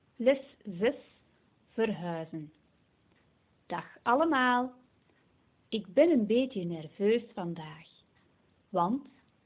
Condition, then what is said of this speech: None; typical speech.